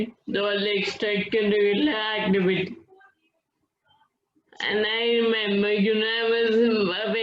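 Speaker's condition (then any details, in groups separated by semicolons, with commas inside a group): Friedreich's ataxia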